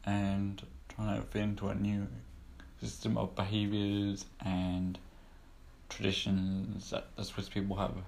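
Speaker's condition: Cerebral palsy; cerebral palsy since birth

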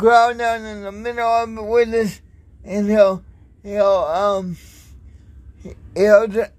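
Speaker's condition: Cerebral palsy

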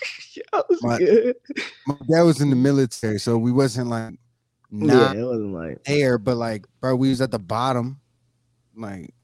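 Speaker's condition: No condition

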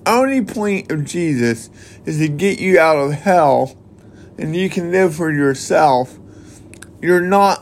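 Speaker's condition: Cerebral palsy

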